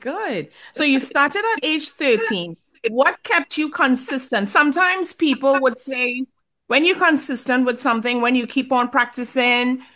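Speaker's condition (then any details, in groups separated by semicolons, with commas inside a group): No condition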